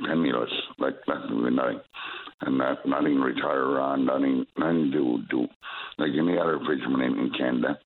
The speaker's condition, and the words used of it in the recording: Stroke. So, you know, I still talk to you back time, but it don't, like, a lot of glitches, like a lot of stuff missing, you know, like,